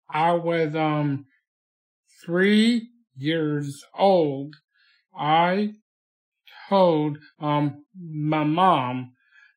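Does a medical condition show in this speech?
Yes: Down syndrome.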